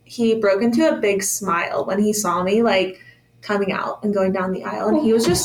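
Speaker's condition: No condition

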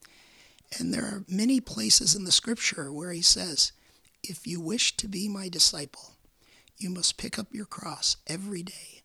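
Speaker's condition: Vocal cord cancer, repeated surgery; a few weeks after 19th vocal cord surgery at University of Michigan

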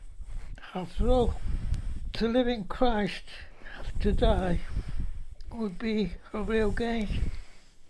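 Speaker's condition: Motor neurone disease; declining health and disability, housebound; terminal illness

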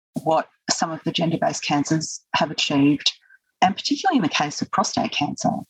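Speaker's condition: No condition

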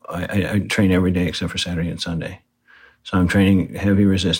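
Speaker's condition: Parkinson's disease; about 6 years since diagnosis

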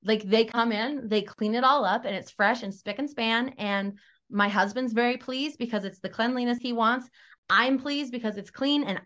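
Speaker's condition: No condition

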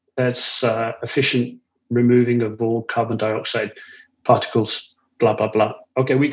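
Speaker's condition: No condition

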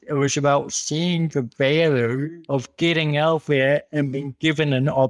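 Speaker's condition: Cerebral palsy; congenital

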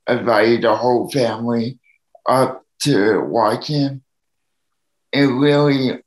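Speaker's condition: Cerebral palsy; needs help from others

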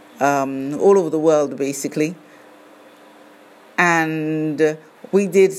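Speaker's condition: No condition

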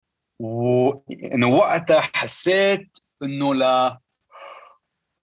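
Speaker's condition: Stuttering; lifelong stutter; still stutters; debilitating stutter, avoided speaking almost entirely for over 25 years; prolonged sounds, blocks

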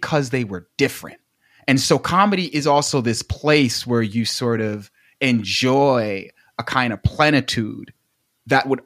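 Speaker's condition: No condition

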